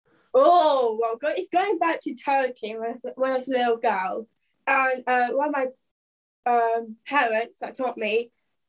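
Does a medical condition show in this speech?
Yes: Down syndrome; 17 years old.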